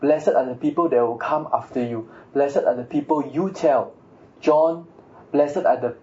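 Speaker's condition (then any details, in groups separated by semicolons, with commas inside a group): No condition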